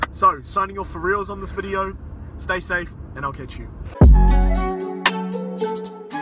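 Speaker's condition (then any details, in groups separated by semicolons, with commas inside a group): No condition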